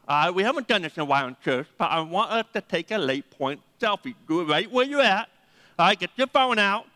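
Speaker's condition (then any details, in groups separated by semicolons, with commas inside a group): Deafness; hard time hearing phone callers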